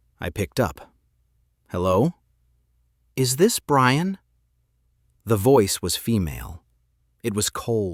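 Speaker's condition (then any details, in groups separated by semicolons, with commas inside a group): No condition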